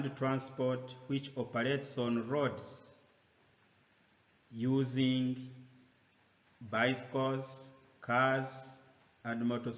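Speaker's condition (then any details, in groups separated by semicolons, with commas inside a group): No condition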